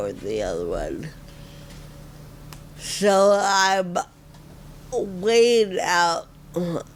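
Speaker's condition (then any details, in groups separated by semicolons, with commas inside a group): Friedreich ataxia; speech tires with effort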